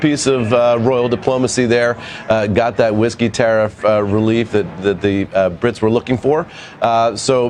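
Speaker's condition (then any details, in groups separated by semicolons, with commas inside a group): No condition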